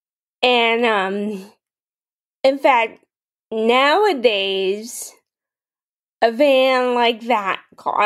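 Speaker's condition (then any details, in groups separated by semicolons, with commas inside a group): Friedreich's ataxia, mild; mild speech issues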